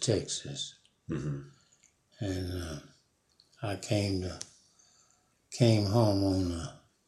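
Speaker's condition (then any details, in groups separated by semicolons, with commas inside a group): Parkinson's disease; fallen 19 times in yard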